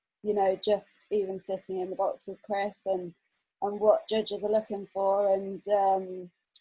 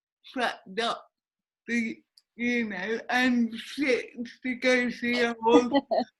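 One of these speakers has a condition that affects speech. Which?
The second: cerebral palsy; quadriplegic, all limbs affected, since childhood; affects speech.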